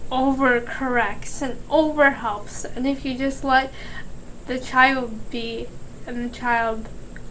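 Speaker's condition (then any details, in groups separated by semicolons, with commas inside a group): Cerebral palsy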